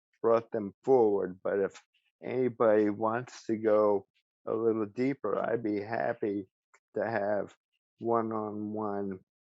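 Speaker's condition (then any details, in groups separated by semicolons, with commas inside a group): ALS; speech still preserved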